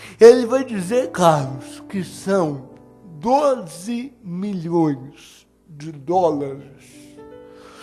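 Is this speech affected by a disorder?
Yes: cerebral palsy; no speech as child.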